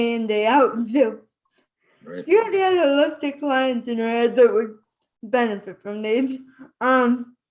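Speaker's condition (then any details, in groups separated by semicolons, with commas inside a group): Spastic cerebral palsy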